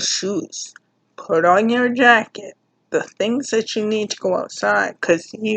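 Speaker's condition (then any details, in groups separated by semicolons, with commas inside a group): Cerebral palsy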